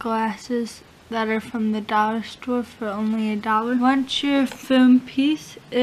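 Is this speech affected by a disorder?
Yes: cerebral palsy.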